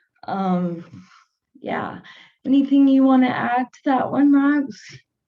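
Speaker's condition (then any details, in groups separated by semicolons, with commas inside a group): Cerebral palsy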